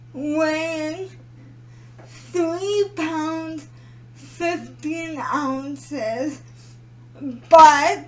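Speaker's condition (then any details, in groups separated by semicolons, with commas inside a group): Cerebral palsy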